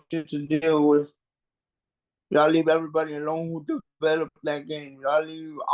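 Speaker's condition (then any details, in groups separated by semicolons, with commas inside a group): Cerebral palsy; mild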